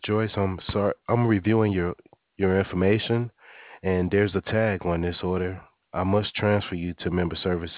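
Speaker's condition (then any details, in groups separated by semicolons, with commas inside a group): No condition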